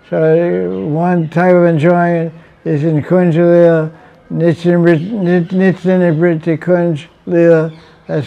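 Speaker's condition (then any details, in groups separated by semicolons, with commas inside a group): Deafness; fluent spoken lecture, reads translations aloud, relies on audience feedback for volume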